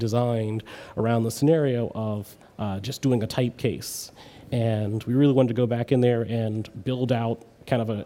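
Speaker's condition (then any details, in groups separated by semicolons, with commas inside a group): No condition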